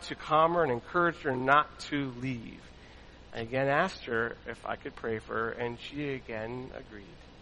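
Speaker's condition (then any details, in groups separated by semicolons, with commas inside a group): No condition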